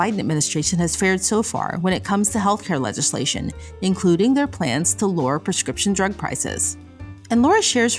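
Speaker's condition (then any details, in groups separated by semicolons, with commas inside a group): No condition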